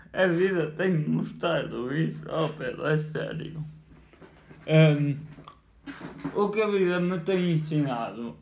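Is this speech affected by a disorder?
Yes: cerebral palsy.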